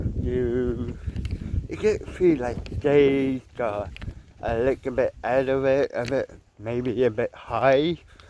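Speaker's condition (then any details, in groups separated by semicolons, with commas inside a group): Cerebral palsy; mild, ataxic type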